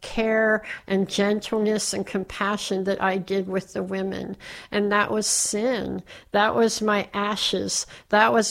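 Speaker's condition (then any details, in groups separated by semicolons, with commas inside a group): Cleft palate; surgery on cleft palate while growing up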